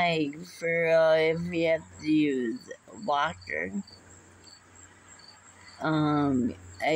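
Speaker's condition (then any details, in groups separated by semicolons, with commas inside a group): Muscular dystrophy; unable to walk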